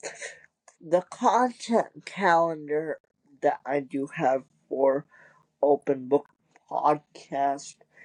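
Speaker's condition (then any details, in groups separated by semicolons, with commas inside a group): Cerebral palsy; wheelchair user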